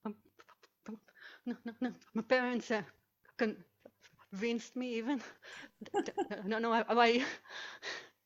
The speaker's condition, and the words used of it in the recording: Stuttering. Still exhausting in my stuttering is very like this one demonstration.